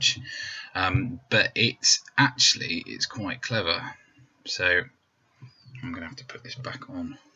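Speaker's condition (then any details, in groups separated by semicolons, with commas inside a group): No condition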